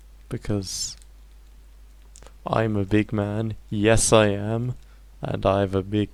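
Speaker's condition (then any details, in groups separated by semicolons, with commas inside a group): No condition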